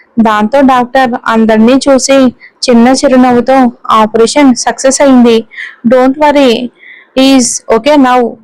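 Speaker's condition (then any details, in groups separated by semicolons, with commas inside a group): No condition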